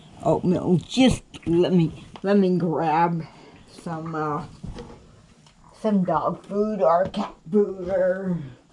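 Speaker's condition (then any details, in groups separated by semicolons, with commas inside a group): Cerebral palsy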